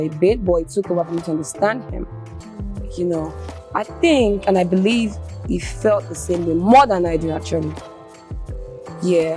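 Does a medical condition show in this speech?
No.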